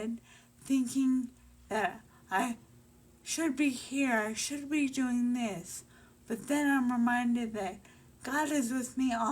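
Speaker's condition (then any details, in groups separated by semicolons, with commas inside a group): Brain injury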